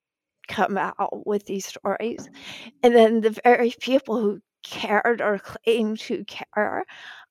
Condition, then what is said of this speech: Spasmodic dysphonia. So I think what you're asking is for me to talk a little bit about my vocal issues.